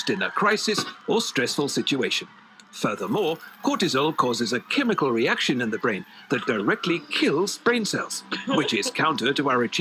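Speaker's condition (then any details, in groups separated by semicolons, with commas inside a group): No condition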